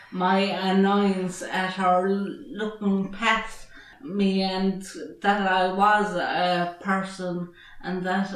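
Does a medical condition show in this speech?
Yes: traumatic brain injury.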